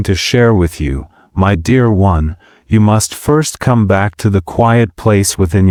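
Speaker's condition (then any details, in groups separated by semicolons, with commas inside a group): No condition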